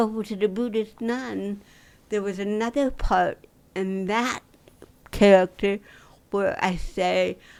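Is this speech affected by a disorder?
Yes: dystonia.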